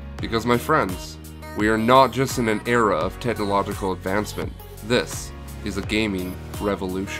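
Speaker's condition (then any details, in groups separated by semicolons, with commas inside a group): No condition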